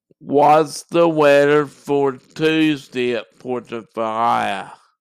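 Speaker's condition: Cerebral palsy and muscular dystrophy; onset at three months old after an illness, born typical, present since childhood

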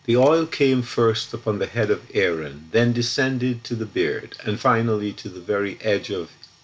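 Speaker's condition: No condition

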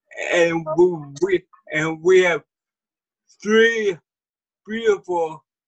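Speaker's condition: Cerebral palsy; wheelchair user; speech impediment

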